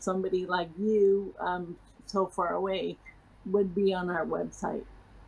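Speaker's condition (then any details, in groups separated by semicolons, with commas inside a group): Cerebral palsy; from birth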